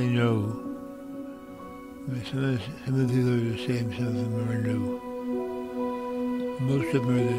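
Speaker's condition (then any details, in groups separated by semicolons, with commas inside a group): Early-onset Parkinson's disease; early-onset form, diagnosed at 55; about 18 years since diagnosis, Parkinson's psychosis with hallucinations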